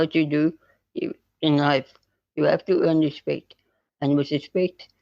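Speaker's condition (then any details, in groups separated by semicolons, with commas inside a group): Spinal muscular atrophy type 2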